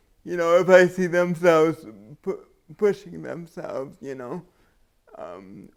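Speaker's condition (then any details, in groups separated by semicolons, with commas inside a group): Cerebral palsy; diagnosed at three weeks old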